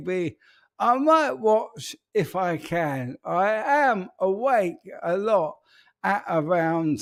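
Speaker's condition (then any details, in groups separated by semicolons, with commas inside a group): ALS; speech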